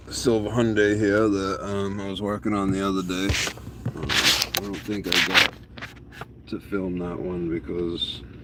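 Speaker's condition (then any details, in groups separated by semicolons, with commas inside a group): No condition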